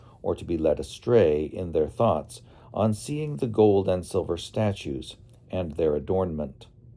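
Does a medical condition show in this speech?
No.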